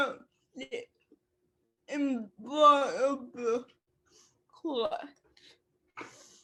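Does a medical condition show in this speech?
Yes: cerebral palsy; speech affected.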